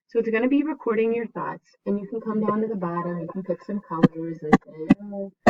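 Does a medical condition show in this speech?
No.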